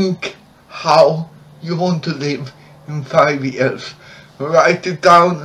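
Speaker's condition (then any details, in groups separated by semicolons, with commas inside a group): Cerebral palsy, severe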